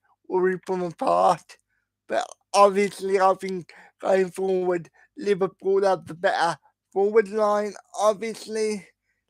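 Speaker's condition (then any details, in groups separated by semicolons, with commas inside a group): Cerebral palsy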